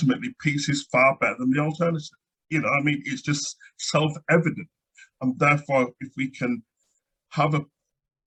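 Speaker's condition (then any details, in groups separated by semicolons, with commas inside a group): No condition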